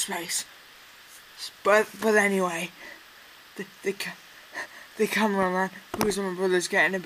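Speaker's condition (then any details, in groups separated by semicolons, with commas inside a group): Cerebral palsy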